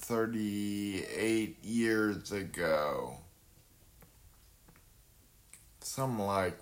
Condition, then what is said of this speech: Brain injury. I speak slower because I had a traumatic brain injury 39, 38 years ago.